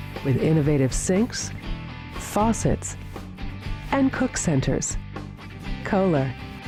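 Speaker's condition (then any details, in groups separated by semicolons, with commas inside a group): No condition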